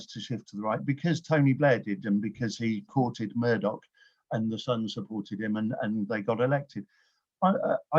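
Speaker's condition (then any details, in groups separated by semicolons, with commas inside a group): No condition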